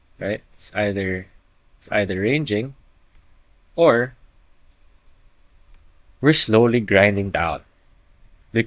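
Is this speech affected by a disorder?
No.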